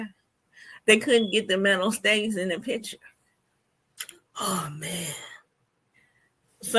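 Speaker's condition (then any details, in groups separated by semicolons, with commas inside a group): Cerebral palsy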